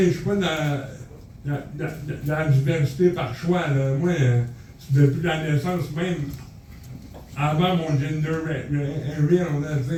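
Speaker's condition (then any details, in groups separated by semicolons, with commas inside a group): Cerebral palsy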